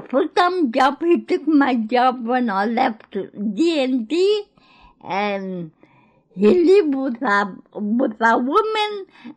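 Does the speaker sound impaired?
Yes: cerebral palsy; cerebral palsy since birth, born in Greece; unable to move without some support; speech problems when young, began talking after attending Gruella school.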